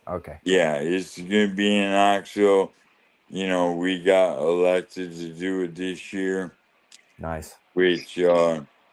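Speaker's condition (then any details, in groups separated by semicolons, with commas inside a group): ALS; losing speech and swallowing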